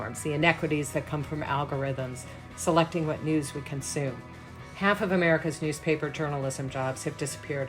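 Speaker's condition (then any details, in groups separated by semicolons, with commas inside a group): No condition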